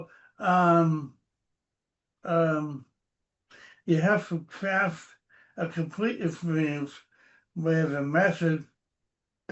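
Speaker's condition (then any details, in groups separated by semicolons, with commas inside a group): Cerebral palsy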